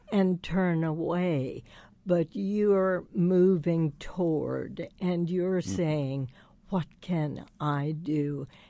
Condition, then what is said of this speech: Spasmodic dysphonia. My voice is not as beautiful as yours or Trisha's, as you all can talk so smoothly and beautifully.